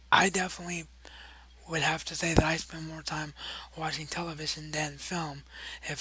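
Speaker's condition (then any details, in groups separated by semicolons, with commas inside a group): Cerebral palsy; wheelchair bound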